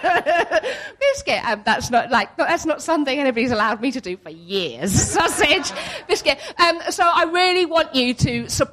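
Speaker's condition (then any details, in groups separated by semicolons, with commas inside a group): Tourette's syndrome; neurological, involuntary movements, noises, several daily seizure-like episodes losing body, speech control, support worker; frequent vocal tics throughout talk; vocal tics interrupting speech, sausage, hedgehog, involuntary swearing and obscene phrases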